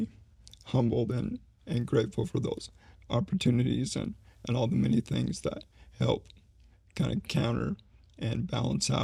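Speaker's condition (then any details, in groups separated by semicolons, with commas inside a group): ALS; slowly progressing form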